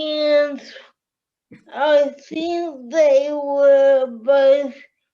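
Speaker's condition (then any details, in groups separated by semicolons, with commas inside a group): Cerebral palsy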